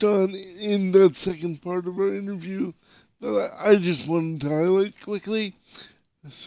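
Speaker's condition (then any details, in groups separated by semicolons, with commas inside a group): Cerebral palsy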